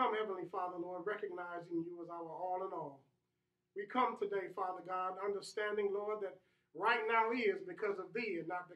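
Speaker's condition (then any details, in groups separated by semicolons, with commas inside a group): No condition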